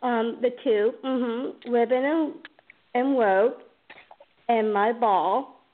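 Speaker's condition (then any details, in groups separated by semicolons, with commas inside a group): Down syndrome; chromosome disorder, present from birth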